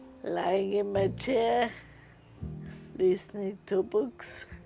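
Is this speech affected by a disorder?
Yes: multiple sclerosis.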